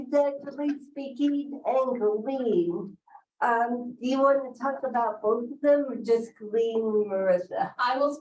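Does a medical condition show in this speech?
Yes: cerebral palsy.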